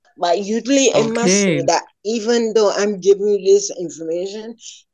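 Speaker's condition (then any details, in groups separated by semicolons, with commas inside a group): Ataxia; slowly progressive degenerative ataxia, mother affected, ENT Dr. Clark noted imbalance, referred to Dr. Ben Stabler; hand tremor causing dropped plates, walking sometimes unaffected; first sign slurred speech episode lasting 8-10 minutes, unnoticed by self, mistaken for drinking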